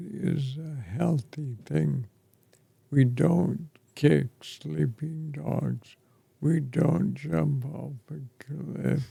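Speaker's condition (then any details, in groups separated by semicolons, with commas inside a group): ALS; affects chest and throat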